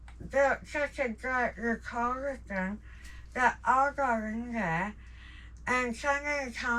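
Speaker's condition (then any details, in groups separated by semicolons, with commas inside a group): Jaw cancer surgery; tracheostomy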